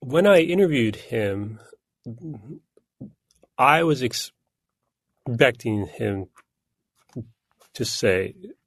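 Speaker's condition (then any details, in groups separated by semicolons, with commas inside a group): Stuttering; no stuttering when singing, singing uses a different neural pathway; blocks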